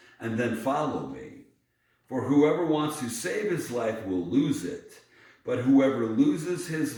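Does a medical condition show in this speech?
No.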